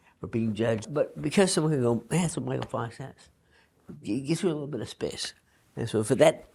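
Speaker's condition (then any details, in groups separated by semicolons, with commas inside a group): Parkinson's disease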